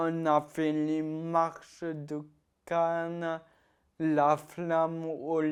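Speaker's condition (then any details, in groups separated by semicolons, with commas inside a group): Ataxia-telangiectasia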